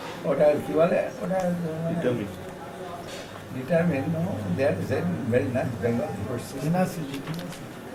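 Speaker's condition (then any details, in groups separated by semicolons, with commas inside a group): No condition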